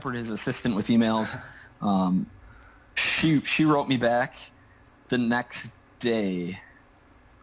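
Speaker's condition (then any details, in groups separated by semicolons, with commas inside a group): No condition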